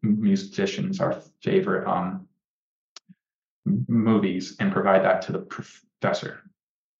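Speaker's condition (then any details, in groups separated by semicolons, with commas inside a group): Stutter; onset in early childhood, worsened markedly at puberty, family history: uncle, cousin, grandfather, two younger brothers; mostly blocks, more severe than brother's, no stuttering when talking only to himself or reflexively; blocks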